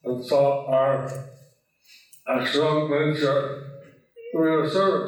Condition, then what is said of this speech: Stroke. So therefore, some people cannot understand what I say.